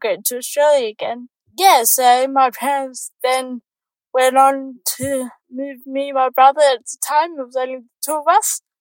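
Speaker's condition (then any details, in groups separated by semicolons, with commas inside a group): Cerebral palsy; born in New Zealand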